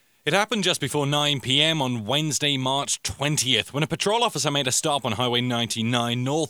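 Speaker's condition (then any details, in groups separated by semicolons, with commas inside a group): No condition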